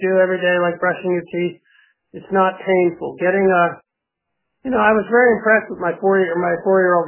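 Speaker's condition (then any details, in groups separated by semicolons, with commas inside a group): No condition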